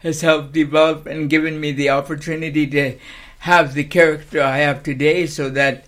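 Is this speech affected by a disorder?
Yes: cerebral palsy.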